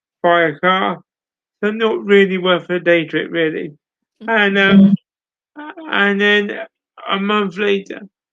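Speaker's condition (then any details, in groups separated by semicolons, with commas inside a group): Cerebral palsy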